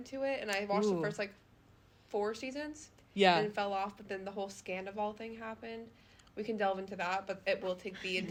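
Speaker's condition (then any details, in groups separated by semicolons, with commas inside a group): No condition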